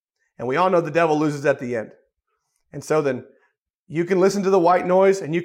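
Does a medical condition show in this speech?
No.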